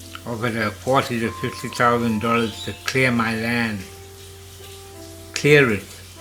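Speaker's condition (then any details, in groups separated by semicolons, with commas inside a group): Parkinson's disease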